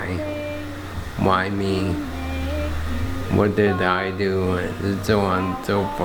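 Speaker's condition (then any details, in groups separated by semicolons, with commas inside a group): ALS; still mobile; affects speech and breathing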